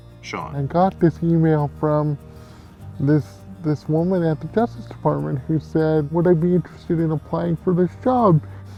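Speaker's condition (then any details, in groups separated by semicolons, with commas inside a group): Cerebral palsy; from birth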